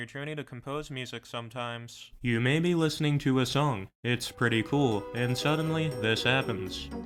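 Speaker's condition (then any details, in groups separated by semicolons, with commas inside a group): No condition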